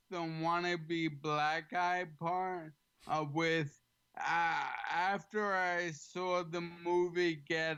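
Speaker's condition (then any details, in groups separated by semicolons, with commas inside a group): ALS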